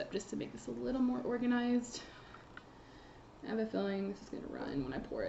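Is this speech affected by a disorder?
No.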